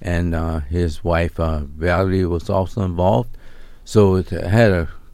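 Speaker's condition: ALS; onset year ago, slurred speech, limb and torso weakness

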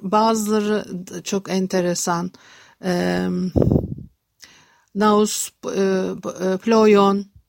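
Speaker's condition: No condition

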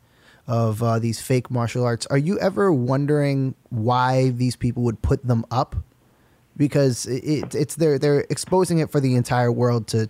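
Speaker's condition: No condition

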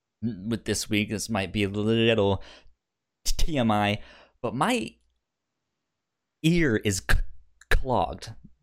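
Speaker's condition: Stutter; speech impediment, past speech therapy; hears own voice through headphone monitoring while recording, finds it disorienting; therapist described costly in-ear device echoing own voice milliseconds late, said to help; prolonged sounds, blocks

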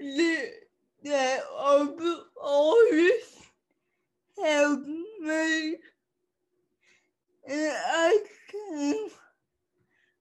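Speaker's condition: Cerebral palsy; uses songs to get point across

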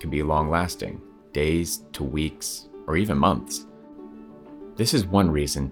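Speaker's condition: No condition

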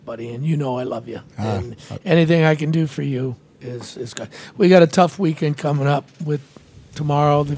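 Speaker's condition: No condition

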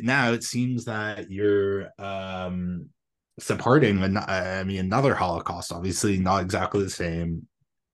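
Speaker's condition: No condition

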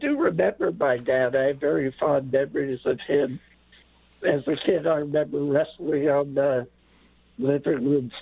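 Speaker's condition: Late-onset Pompe disease; infusion treatment

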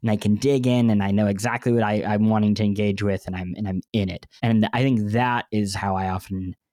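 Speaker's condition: Cleft lip and palate; 2-3 months recovery each

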